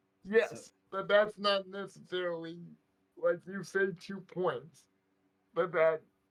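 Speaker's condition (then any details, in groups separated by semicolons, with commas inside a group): Cerebral palsy; right side weaker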